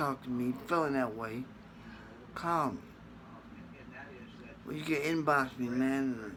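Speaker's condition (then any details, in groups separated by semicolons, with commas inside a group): Traumatic brain injury; traumatic, blow to back of head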